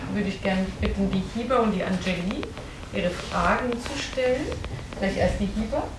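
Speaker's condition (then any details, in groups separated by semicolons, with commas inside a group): No condition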